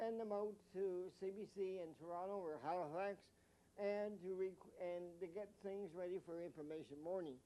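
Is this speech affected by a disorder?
Yes: mild cerebral palsy.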